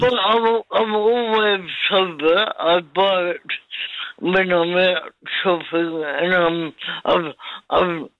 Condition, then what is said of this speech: Cerebral palsy. And pretty much all my life, people thought that I'm half cat because of the way I walk and speak.